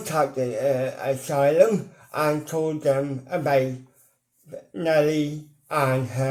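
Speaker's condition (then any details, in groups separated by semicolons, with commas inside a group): Cerebral palsy; mild, ataxic type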